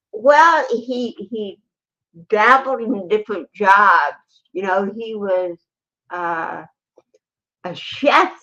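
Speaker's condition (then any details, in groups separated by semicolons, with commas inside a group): Cerebral palsy, athetoid and ataxic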